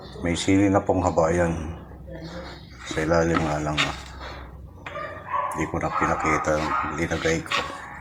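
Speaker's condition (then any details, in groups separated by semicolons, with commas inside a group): No condition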